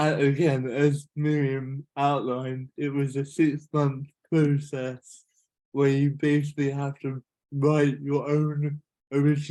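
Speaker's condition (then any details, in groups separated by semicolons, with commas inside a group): Cerebral palsy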